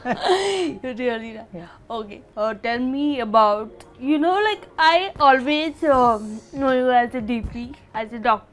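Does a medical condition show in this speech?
Yes: cerebral palsy.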